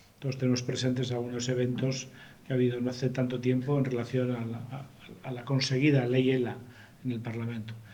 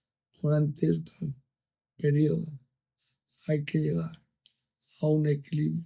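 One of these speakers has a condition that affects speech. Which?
The second: amyotrophic lateral sclerosis; progressive symptoms.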